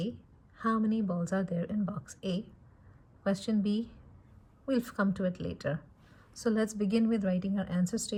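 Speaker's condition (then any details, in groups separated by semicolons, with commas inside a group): No condition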